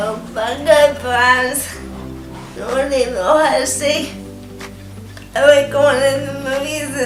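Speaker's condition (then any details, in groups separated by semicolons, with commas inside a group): Cerebral palsy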